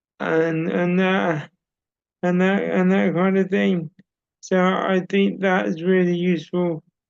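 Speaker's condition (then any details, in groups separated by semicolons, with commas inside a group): Cerebral palsy; audible speech impairment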